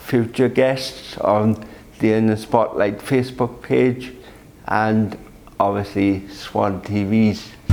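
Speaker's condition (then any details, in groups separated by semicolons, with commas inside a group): Cerebral palsy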